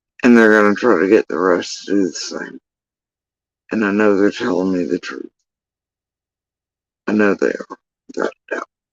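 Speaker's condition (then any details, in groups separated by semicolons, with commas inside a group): Facial paralysis after surgery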